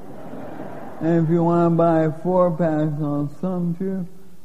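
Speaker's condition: Lou Gehrig's disease; given 3 to 5 years to live

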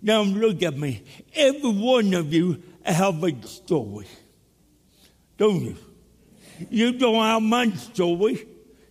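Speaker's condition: Cerebral palsy; speech impediment

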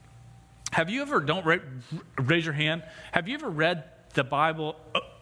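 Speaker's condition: Stuttering; lifelong stutter, used interpreter scout, also a stutterer, on Africa mission trip; gets stuck on words, stutters when preaching, rough time reading scripture aloud; repeated sounds

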